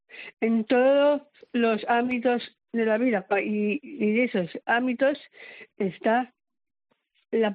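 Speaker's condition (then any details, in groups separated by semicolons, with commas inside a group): Down syndrome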